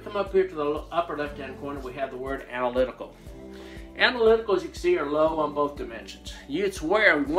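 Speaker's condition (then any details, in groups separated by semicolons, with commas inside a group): No condition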